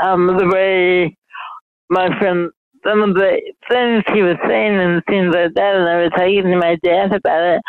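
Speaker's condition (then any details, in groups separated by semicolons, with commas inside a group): Mild cerebral palsy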